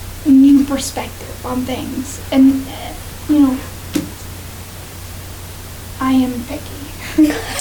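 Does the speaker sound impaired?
Yes: aphasia after stroke; nearly died from stroke; ongoing recovery from stroke and aphasia; short fragmented phrases, unfinished sentences, word errors.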